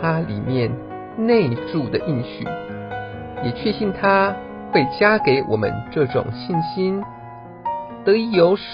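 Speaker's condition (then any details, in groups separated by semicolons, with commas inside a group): No condition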